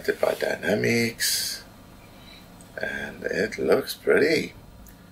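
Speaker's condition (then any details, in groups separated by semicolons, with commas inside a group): No condition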